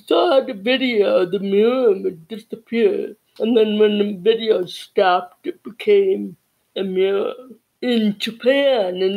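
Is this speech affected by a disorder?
Yes: cerebral palsy.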